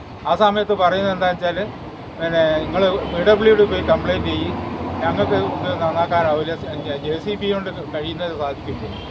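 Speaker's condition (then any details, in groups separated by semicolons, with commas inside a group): No condition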